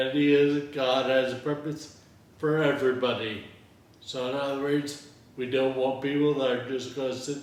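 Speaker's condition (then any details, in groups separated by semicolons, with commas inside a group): Friedreich ataxia; inherited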